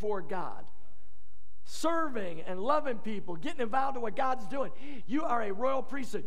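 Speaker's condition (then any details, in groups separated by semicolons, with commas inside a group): No condition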